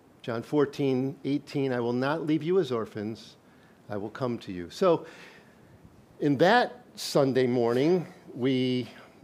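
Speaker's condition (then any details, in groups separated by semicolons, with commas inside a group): No condition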